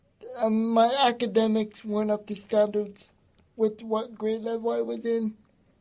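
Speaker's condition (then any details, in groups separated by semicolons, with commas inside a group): Cerebral palsy; gentle, calm, strong voice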